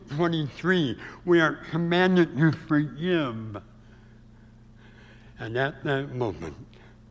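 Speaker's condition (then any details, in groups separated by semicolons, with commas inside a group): Severe speech impediment; chewing food and speaking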